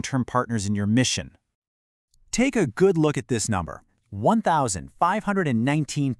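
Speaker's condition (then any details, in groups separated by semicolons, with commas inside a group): No condition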